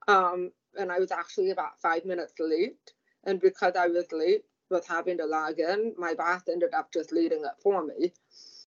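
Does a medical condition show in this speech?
Yes: profound deafness; profound deafness since age two from meningitis, about 90% hearing lost, vestibular loss, relearned walking; communicates with speech and lip reading, masked speakers add difficulty; relearned speaking and lip reading after childhood deafness.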